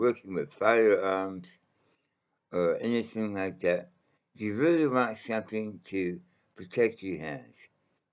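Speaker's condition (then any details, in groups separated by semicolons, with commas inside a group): Mouth cancer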